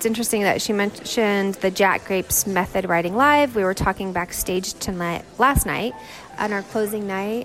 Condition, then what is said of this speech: None; typical speech.